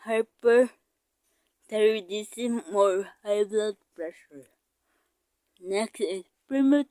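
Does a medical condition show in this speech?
Yes: cerebral palsy; type unknown; physical therapy and speech therapy; difficulty controlling facial expression and speech, speech therapy helped.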